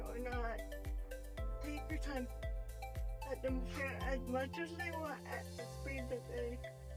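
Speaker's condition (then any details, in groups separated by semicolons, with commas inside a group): Spastic quadriplegic cerebral palsy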